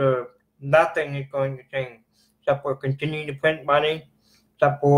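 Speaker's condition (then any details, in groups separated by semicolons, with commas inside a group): Cerebral palsy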